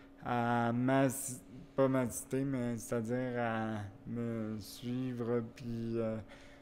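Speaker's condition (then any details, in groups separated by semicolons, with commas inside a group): Cerebral palsy; wheelchair use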